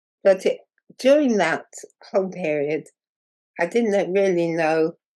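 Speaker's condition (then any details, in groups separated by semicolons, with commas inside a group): Muscular dystrophy; progressive muscle wasting; diagnosed about age 6, gradual strength loss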